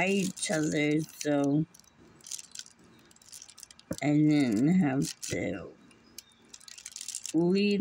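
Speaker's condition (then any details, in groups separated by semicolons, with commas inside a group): Muscular dystrophy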